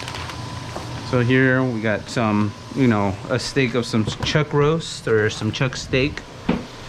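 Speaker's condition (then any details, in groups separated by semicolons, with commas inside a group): No condition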